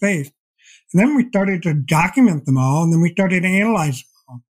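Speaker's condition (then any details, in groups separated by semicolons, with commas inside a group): Deafblindness; progressive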